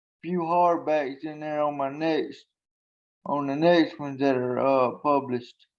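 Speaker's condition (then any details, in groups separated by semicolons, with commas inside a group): Traumatic brain injury; car accident at age 7, head surgery, left side affected; since car accident at age 7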